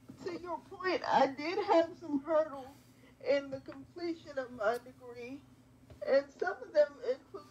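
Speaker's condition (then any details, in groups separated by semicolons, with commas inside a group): Quadriplegic cerebral palsy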